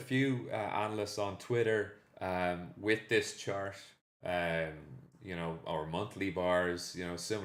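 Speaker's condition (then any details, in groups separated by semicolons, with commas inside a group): No condition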